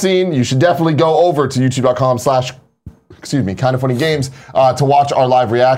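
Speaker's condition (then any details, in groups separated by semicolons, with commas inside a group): No condition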